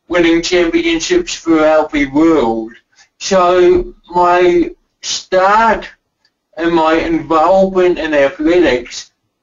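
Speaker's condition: Cerebral palsy; cerebral palsy from birth

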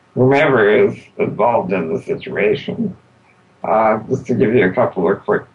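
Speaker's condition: Spinal muscular atrophy; identified at seven months

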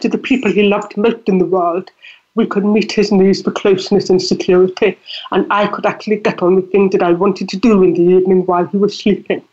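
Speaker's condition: Deafness; deafness audible in voice

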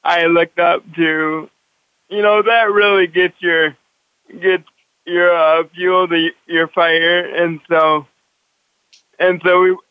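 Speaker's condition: Cerebral palsy; brain cannot reliably direct muscles, walks with walker, must consciously control every movement including holding head up

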